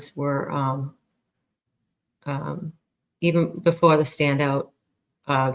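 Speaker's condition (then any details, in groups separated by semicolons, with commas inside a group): No condition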